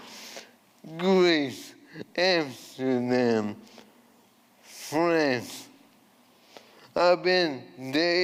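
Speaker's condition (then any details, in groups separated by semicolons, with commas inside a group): ALS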